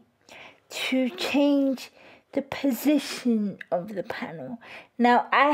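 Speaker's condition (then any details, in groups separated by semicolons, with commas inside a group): Cerebral palsy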